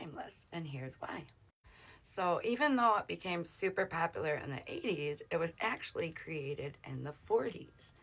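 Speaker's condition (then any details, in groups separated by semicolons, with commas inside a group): No condition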